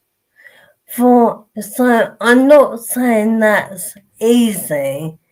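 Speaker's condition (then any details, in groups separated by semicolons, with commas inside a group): Motor neurone disease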